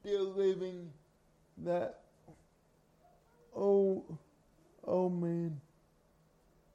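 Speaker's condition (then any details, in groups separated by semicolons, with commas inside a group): Cerebral palsy; carried everywhere by parents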